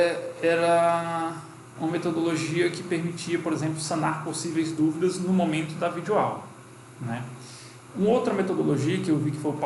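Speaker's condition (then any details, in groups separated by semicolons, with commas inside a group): No condition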